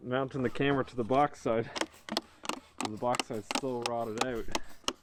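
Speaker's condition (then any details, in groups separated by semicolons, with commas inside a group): No condition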